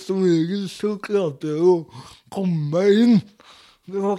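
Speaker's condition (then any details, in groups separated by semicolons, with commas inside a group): Cerebral palsy; speech difficulties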